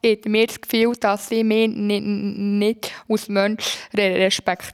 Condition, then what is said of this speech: Stuttering. Ich bin sehr aufgeregt und bekomme schneller Pause und bekomme auch schwierige Hänge.